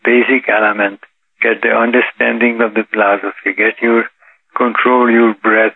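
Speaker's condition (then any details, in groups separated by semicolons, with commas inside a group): Parkinson's disease; Parkinson's disease detected about 8 years ago; age 84, symptoms not detectable by others, daily yoga (teaches 2 hours, practices 1 hour), walks 3 miles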